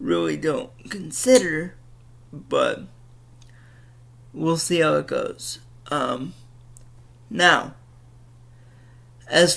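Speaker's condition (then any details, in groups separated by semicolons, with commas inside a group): Cerebral palsy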